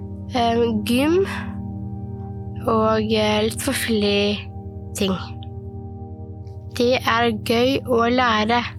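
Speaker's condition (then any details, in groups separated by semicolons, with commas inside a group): Down syndrome; age 15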